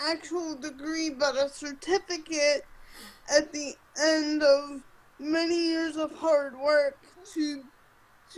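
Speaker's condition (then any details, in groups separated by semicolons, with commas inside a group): Cerebral palsy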